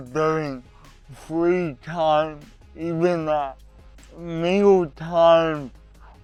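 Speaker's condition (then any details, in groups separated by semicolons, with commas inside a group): Cerebral palsy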